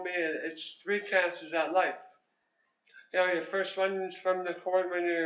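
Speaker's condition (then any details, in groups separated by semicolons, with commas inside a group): Head and neck cancer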